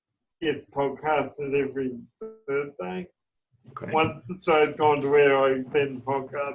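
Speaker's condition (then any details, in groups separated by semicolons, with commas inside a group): Cerebral palsy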